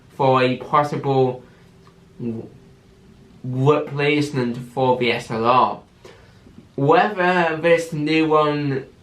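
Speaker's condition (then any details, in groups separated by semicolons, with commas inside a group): Cerebral palsy with stammer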